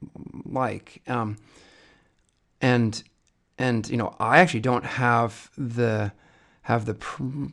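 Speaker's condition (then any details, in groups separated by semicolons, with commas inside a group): Stuttering; persistent adult stutter since childhood, fluency shaping then acceptance therapy, permanently worse after harsh therapist; aims to stutter better, deliberate stutters, prolongations, repetitions, recent ADHD diagnosis, medication helps notice own stuttering; blocks, lip modification to conceal stutter, very slow clinic speech fluent but rejected; prolonged sounds, blocks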